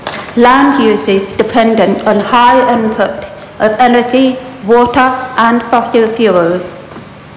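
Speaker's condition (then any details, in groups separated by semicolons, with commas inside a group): Profound deafness; without speech at 2.5 years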